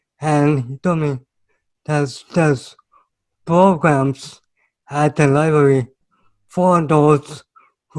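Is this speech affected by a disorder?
Yes: cerebral palsy.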